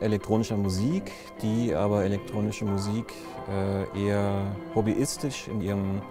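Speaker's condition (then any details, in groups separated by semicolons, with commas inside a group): No condition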